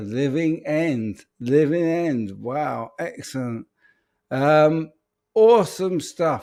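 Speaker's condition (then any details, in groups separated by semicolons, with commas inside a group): ALS; speech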